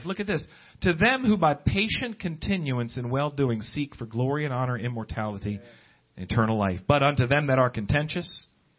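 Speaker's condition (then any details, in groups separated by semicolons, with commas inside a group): No condition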